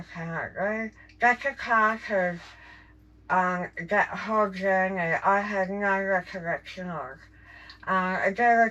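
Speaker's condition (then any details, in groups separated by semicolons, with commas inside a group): Jaw cancer surgery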